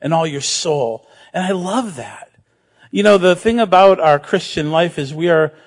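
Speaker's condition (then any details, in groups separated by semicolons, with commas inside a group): No condition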